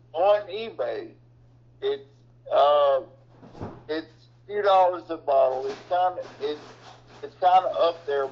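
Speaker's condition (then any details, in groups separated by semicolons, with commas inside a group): Cerebral palsy; mobility affected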